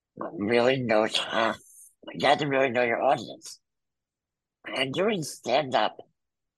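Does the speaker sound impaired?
Yes: muscular dystrophy; congenital.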